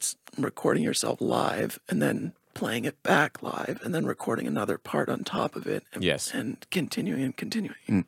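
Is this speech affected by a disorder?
Yes: spasmodic dysphonia; speaks in higher pinched tone to reliably get words out, lower voice inconsistent.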